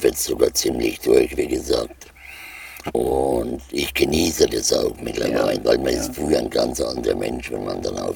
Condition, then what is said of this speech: Laryngectomy. Also diese Epithese war notwendig, damit Sie Ihr Stimmschandventil benutzen.